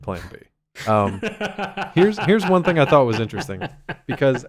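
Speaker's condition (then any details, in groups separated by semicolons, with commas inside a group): No condition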